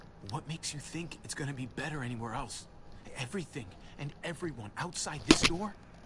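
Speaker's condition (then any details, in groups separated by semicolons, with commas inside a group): No condition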